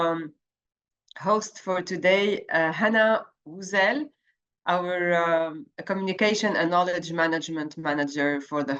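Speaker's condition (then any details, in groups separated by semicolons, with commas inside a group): No condition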